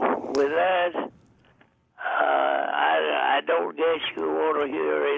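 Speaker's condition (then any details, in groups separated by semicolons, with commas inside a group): Deafness; also blind, age 99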